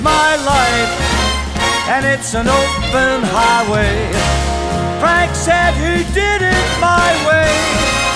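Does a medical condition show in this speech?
No.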